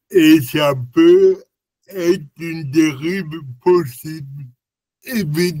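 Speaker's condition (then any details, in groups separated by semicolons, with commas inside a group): Cerebral palsy; lifelong, non-progressive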